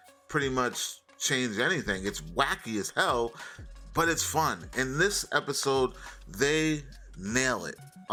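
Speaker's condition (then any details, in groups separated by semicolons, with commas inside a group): No condition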